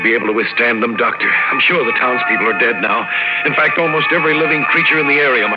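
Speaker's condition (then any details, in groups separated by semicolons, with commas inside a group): No condition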